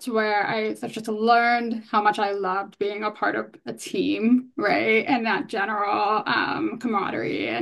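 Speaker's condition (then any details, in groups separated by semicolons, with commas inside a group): Hearing loss, bilateral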